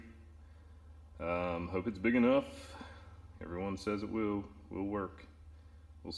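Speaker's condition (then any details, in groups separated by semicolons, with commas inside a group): No condition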